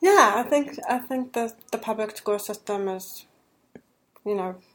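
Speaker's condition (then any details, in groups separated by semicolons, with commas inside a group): Deafness; hears men's voices better than women's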